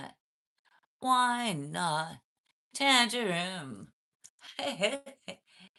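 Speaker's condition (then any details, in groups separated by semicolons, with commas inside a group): Cervical dystonia, essential tremor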